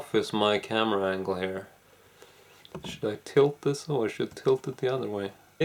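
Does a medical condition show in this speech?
No.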